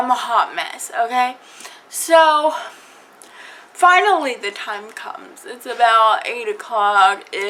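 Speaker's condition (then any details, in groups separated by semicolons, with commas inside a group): Cerebral palsy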